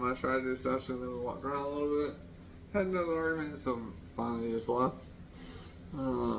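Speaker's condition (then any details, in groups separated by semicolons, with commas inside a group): Traumatic brain injury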